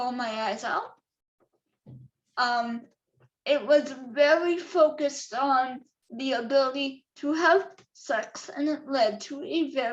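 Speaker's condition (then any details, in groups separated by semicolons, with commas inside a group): Cerebral palsy; affects all four limbs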